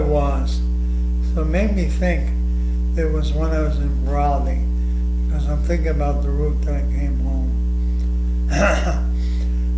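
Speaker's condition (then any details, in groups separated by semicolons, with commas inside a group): ALS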